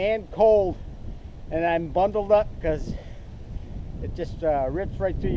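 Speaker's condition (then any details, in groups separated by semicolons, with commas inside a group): No condition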